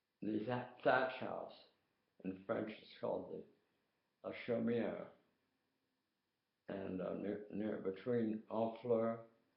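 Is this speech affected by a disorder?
Yes: tongue cancer.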